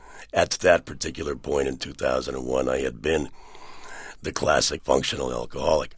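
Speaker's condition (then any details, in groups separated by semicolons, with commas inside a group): Partial laryngectomy for throat cancer, partial (80% of larynx removed); unable to speak about 2 years, early voice like Brando in The Godfather, improved, called sexy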